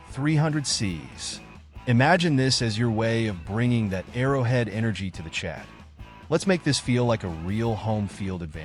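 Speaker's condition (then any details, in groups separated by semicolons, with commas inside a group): No condition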